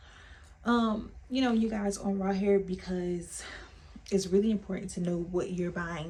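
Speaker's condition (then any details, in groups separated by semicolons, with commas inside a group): No condition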